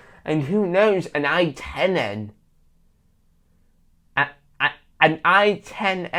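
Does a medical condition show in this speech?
Yes: cerebral palsy with stammer.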